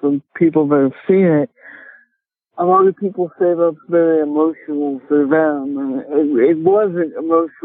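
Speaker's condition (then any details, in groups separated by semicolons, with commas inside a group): Cerebral palsy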